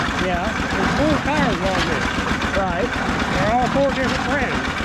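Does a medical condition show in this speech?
No.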